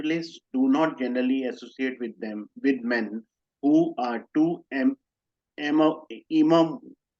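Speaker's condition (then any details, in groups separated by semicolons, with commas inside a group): No condition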